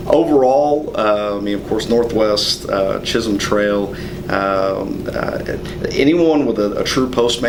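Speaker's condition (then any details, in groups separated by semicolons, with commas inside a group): No condition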